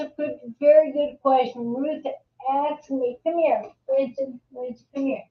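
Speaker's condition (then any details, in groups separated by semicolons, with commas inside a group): Multiple sclerosis; secondary progressive, earlier relapsing remitting, aggressive; on medication, exhausted; hears herself slurring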